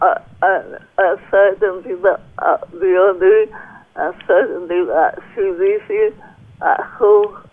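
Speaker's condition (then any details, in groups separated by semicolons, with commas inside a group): Cerebral palsy; speech impaired since childhood, unnoticed until adulthood, therapist Philip helped forming words; noticeable to listeners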